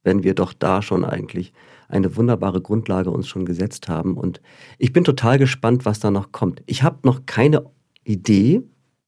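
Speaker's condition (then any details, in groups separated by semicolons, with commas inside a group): No condition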